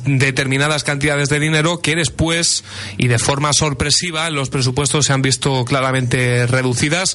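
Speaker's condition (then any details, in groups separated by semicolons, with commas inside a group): No condition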